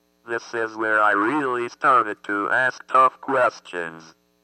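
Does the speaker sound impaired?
Yes: athetoid cerebral palsy; couldn't express self first 6 years, family couldn't understand, speech therapist Judy, communication box.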